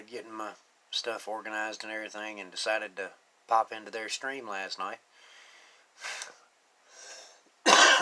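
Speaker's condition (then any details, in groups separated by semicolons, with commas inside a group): No condition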